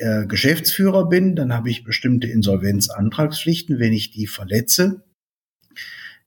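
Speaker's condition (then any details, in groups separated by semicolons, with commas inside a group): No condition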